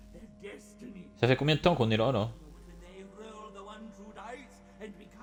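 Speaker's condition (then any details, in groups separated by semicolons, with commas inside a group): No condition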